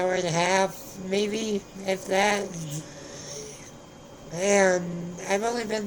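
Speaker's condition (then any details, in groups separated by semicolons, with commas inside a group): Spinal muscular atrophy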